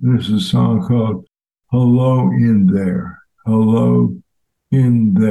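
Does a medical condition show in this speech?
Yes: ALS; voice changed since onset, now a different voice, no spontaneous crying fits.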